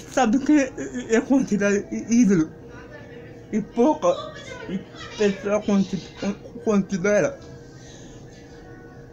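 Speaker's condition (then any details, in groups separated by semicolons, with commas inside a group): Cerebral palsy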